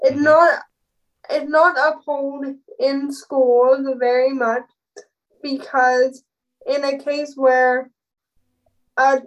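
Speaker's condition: Spastic cerebral palsy; spastic cerebral palsy with rare dystonia, all four limbs, more severe than Mihai's

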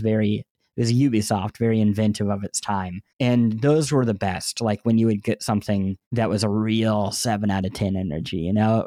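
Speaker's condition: Cleft lip and palate; bandaged

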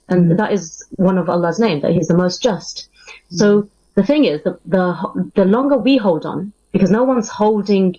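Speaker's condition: No condition

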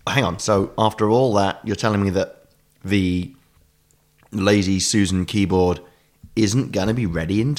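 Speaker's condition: No condition

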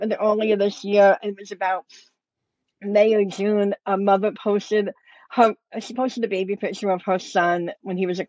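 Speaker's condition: Cleft lip and palate; congenital, surgeries from 2 months, lip and palate closure, nose reconstruction, two bone grafts, ear tubes; speech affected, workplace discrimination over how speaks

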